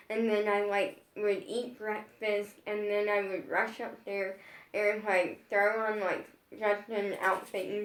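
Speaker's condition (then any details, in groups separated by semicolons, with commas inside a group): Brain injury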